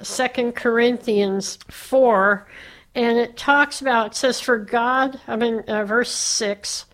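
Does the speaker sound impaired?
Yes: cleft palate; surgery on cleft palate while growing up; speech impediment while growing up.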